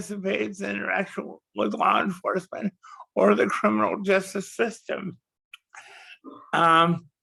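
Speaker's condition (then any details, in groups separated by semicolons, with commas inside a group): Cerebral palsy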